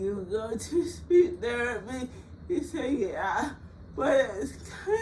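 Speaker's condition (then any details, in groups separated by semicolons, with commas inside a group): Cerebral palsy; frequent speech therapy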